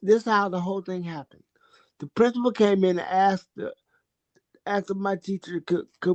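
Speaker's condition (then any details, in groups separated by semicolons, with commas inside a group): Cerebral palsy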